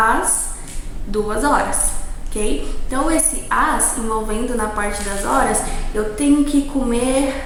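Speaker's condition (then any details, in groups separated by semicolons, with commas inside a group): No condition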